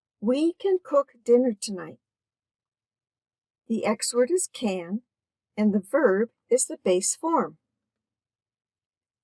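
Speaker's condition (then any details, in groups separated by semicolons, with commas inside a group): No condition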